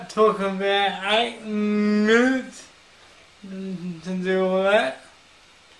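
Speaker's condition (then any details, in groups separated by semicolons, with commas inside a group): Cerebral palsy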